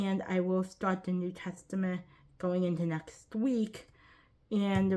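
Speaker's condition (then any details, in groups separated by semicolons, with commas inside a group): Cerebral palsy, quadriplegic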